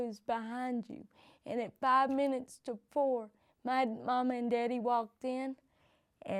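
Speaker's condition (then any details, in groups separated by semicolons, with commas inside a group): Cerebral palsy; from birth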